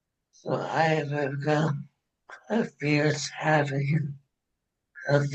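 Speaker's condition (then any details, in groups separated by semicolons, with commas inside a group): ALS; diagnosed after 10 months of tests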